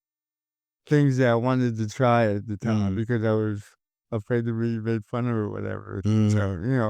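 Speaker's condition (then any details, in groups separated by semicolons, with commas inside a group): Cerebral palsy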